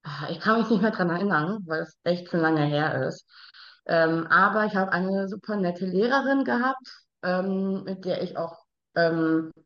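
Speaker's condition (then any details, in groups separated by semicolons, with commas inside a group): Down syndrome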